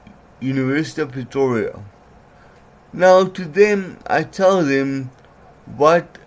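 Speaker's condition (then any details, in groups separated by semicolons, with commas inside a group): Cerebral palsy; certain letters flat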